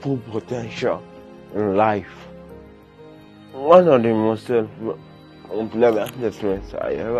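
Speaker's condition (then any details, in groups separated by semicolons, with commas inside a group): Cerebral palsy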